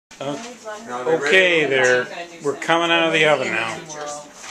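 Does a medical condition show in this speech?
No.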